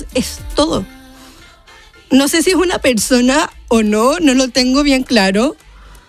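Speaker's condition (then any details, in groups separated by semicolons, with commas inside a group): Down syndrome; congenital, known from before birth; adult, age 30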